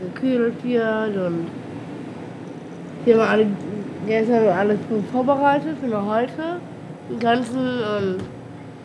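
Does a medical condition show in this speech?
Yes: Down syndrome; features visible at birth, glasses from age two, tongue control training, gymnastics, ballet, flute lessons; still very small, goes to karate.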